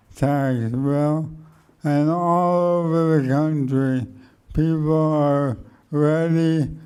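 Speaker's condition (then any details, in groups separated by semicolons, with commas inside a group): ALS; motor neuron degeneration; speech slowed and softened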